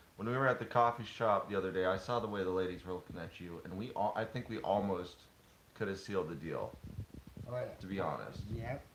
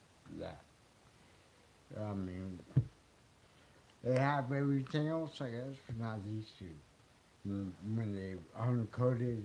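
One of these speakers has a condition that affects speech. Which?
The second: Huntington's disease; inherited; movement affected.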